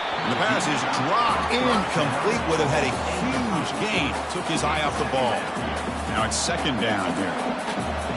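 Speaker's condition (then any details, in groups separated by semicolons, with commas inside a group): No condition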